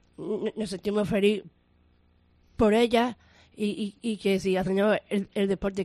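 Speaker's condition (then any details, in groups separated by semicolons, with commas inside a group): Down syndrome; from birth, extra chromosome 21, age 19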